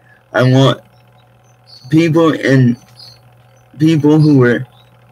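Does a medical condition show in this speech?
Yes: cerebral palsy.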